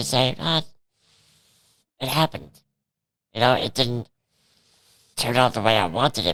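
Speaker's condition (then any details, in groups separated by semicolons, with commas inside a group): Cerebral palsy; present from birth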